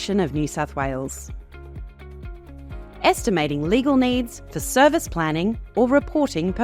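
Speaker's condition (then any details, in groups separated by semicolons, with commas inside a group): No condition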